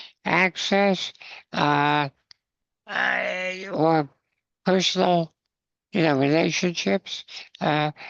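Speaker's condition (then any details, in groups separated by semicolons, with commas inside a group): Spinal muscular atrophy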